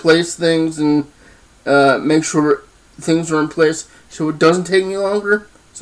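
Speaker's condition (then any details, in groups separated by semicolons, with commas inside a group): Cerebral palsy, spastic diplegia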